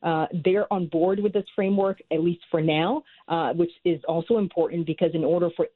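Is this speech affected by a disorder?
No.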